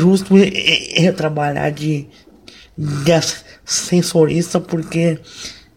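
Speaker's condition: Cerebral palsy, mild; wheelchair user, motor function affected; voice mildly affected, occasional voice breaks

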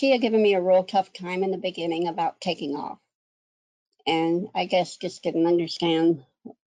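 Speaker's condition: Cleft lip and palate; one or two surgeries a year

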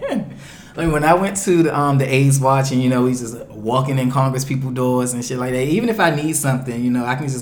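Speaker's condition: No condition

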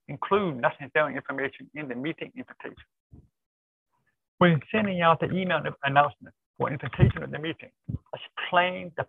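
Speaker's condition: Deafness, born deaf, cochlear implant

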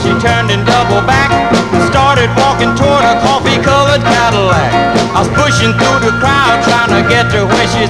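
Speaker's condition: No condition

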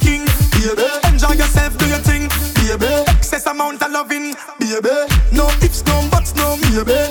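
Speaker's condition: No condition

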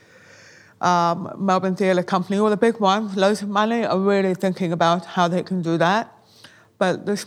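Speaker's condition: Deafness, born deaf

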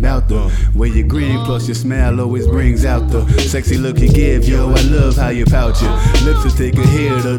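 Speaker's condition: No condition

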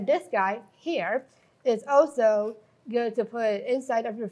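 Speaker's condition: Down syndrome; congenital, early intervention programs and therapies in early childhood

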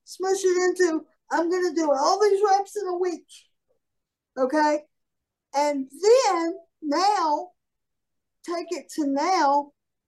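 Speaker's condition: Cerebral palsy; from birth, highly mobile, largely independent, falls, shoulder dislocates lifting heavy, declined physical therapy, trains mace and clubs

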